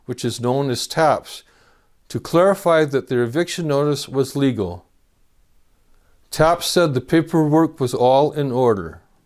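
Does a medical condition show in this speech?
No.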